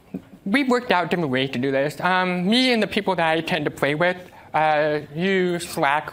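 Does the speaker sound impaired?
Yes: deafness; uses American Sign Language.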